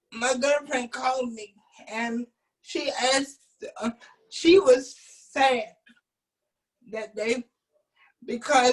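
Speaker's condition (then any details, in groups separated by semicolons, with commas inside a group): Cerebral palsy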